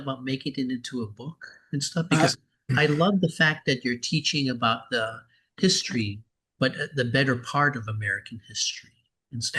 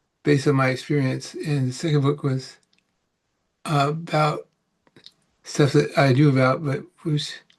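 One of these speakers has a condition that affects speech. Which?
The second: Parkinson's; about 18 years since onset.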